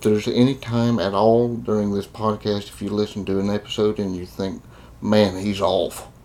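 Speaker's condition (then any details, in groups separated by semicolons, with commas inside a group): Cerebral palsy; congenital cerebral palsy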